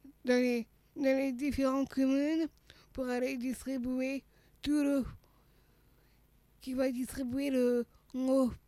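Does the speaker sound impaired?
Yes: Down syndrome (trisomy 21); congenital heart malformation, heart surgery at age one after Staphylococcus aureus infection, second heart operation near right ventricle; age 39; childhood speech therapy to tone tongue, swallowing problems, slowness.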